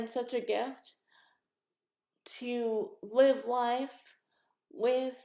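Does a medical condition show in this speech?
Yes: cerebral palsy.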